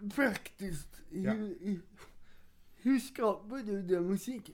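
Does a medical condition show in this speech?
Yes: cerebral palsy; wheelchair user.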